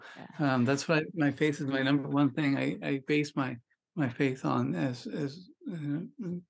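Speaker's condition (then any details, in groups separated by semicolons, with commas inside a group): Parkinson's disease; onset at about 35, pinky tremor first, suspected perchlethrin exposure, UCSF deep brain stimulation, chest pacemaker; about 20 years since diagnosis, DBS a year ago controls dyskinesia, less medication, walking hard unmedicated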